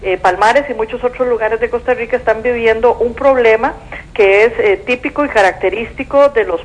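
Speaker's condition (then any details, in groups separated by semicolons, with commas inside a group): No condition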